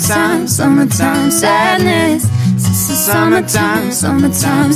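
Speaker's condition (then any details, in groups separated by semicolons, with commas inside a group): No condition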